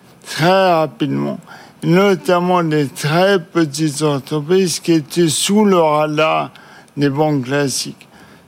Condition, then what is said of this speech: ALS (motor neuron disease). Donc forcément, quand je viens face à vous, j'ai une voix difficile.